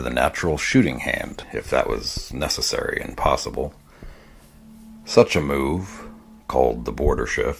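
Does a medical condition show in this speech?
No.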